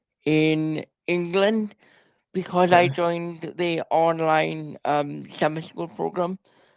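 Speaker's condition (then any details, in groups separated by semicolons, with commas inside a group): Cerebral palsy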